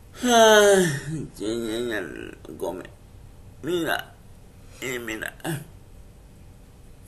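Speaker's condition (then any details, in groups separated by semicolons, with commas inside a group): Cerebral palsy; uses wheelchair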